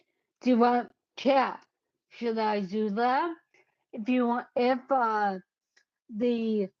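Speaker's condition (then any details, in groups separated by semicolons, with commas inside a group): Cerebellar ataxia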